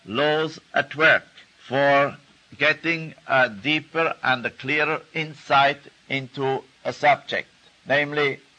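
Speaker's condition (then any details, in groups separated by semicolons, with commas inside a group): No condition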